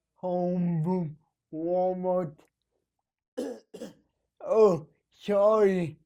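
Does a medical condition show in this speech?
Yes: cerebral palsy; needs help at night.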